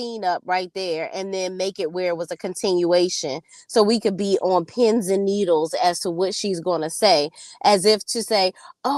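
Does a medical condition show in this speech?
No.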